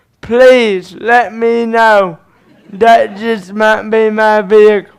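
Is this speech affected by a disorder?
Yes: cerebral palsy.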